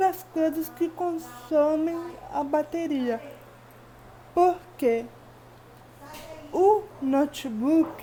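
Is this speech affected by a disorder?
Yes: cerebral palsy.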